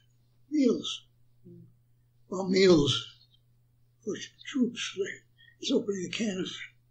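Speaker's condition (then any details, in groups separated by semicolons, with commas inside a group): Parkinson's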